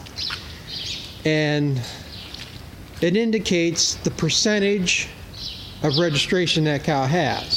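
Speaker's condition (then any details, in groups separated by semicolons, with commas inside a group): No condition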